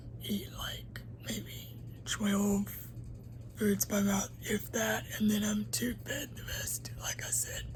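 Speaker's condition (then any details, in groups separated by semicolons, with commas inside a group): Cerebral palsy; uses a wheelchair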